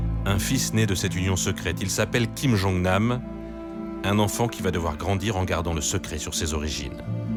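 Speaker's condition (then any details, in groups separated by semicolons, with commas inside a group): No condition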